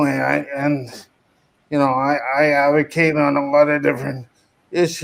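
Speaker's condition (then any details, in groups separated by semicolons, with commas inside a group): Cerebral palsy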